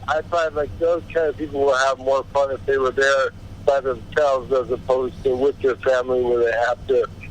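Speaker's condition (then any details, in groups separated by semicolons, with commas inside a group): Cerebral palsy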